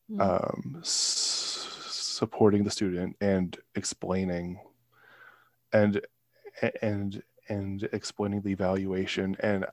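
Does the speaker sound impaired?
Yes: stuttering; stuttering since childhood, severe in middle and high school, could not get words out, several intensive camps when younger; still stutters, communicating virtually more challenging, more anxiety; word and part-word repetitions, blocks on own name; here repeated sounds, repeated words, prolonged sounds.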